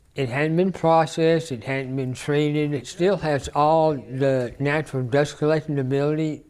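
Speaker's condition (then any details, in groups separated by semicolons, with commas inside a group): Stage 4 tongue cancer; diagnosed about 10 years ago, stage 4 at diagnosis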